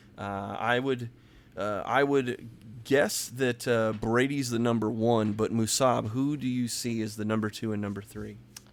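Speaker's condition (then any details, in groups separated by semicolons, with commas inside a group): No condition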